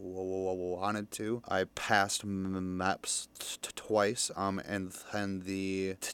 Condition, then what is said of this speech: Stuttering. Like it's actually the opposite, because I do stutter, they have to listen more, which is kind of funny, you know.